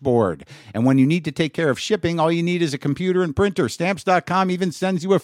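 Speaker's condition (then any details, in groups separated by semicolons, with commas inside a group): No condition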